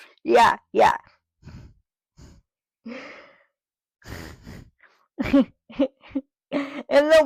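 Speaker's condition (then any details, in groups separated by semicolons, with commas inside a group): Cerebral palsy, spastic; from birth, muscle spasms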